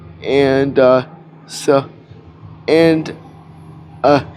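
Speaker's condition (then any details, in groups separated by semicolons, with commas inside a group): Cerebral palsy; cannot walk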